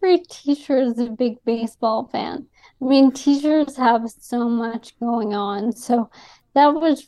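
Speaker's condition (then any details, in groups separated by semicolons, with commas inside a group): ALS; speech affected by ALS, noticeable on podcasts and shows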